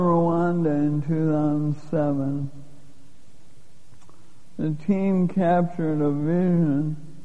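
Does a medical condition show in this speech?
Yes: Lou Gehrig's disease; onset with loss of strength first thought due to Parkinson's, given 3 to 5 years to live.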